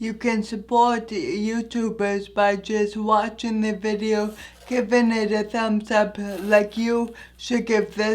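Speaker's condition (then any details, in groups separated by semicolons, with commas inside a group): Anoxic brain injury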